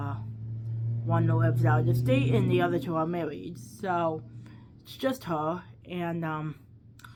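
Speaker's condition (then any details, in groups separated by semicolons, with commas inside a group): Cerebral palsy, quadriplegic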